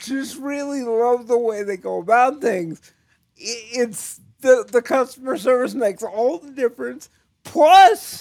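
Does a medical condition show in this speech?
Yes: cerebral palsy; types with one finger, chronic pain.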